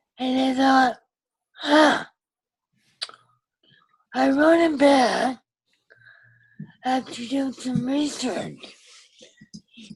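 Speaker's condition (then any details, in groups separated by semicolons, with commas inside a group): Cerebral palsy with ataxia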